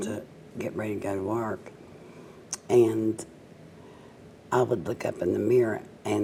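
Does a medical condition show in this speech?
Yes: cerebral palsy, mild.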